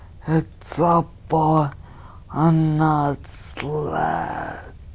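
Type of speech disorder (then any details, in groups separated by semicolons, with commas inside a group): Spastic dysarthria; bilateral upper motor neuron disease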